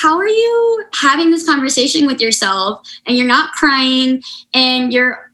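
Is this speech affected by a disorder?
Yes: unilateral cleft lip and palate, severe; speech therapy after stroke at 18, relearned spelling and putting words together.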